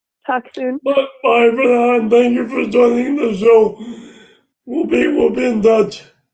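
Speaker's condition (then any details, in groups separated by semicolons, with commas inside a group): Brain injury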